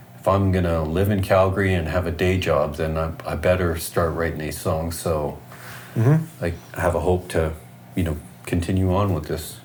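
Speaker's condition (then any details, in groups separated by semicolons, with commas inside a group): No condition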